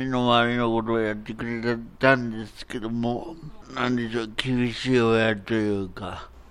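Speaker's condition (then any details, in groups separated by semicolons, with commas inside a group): Cerebral palsy; congenital, both hands and strength impaired, needs help with most daily tasks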